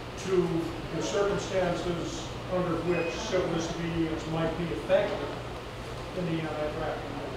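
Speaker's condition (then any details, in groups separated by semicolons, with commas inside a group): No condition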